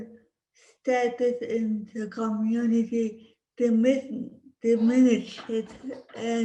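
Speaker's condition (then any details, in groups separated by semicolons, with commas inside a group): Cerebral palsy; speech impediment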